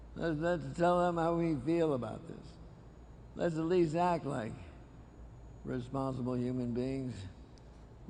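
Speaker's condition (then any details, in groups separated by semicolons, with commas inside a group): Parkinson's disease; diagnosed 20 years ago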